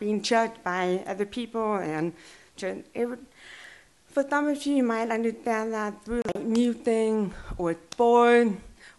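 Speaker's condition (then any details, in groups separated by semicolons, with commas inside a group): Deaf and hard of hearing; hearing aid, since childhood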